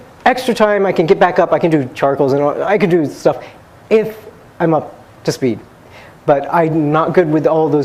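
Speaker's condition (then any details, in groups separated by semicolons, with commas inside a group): No condition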